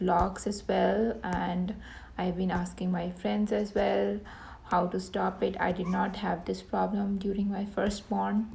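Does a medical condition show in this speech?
No.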